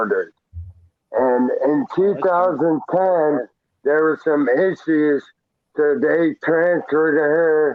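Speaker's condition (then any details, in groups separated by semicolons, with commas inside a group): Traumatic brain injury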